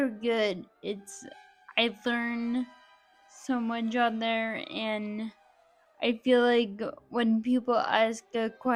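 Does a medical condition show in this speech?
Yes: Friedreich's ataxia.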